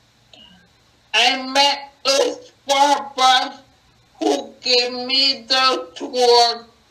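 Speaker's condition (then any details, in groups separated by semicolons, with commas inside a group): Acquired brain injury; cannot talk as before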